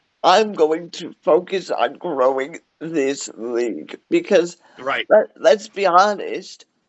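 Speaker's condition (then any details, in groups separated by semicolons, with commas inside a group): Cerebral palsy; cerebral palsy, wheelchair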